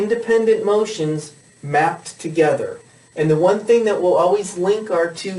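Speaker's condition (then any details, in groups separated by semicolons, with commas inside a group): No condition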